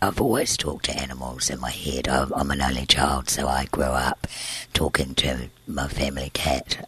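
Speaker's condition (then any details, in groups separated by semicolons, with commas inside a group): Tracheostomy and scarred vocal cord, laryngeal cysts, surgical vocal cord scarring; presses on tracheostomy tube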